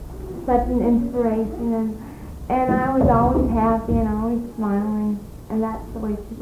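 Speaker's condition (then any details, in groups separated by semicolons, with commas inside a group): Cerebral palsy; non-progressive, plateau in abilities, walks without wheelchair, no formal physical therapy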